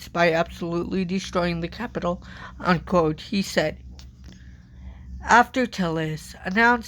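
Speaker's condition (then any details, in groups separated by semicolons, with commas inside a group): Cerebral palsy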